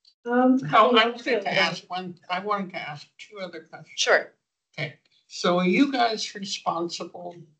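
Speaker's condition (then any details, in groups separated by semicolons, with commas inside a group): Cerebral palsy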